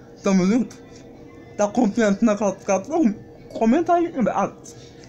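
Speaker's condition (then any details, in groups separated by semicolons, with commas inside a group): Cerebral palsy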